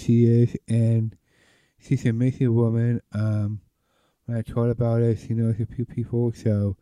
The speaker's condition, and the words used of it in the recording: Down syndrome. Stuff I do need help with is communicating, you know, more, like, at work.